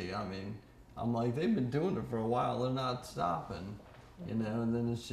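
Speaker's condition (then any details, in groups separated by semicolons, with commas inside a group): ALS; ALS, upper and lower motor neuron, leg spasticity, arm weakness; still walking, frequent falls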